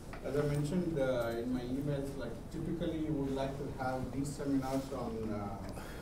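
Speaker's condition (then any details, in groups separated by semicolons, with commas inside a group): No condition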